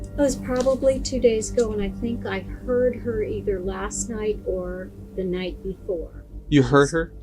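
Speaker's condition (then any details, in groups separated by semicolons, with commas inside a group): No condition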